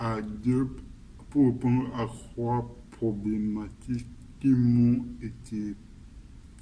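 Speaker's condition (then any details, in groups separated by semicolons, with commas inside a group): Cerebral palsy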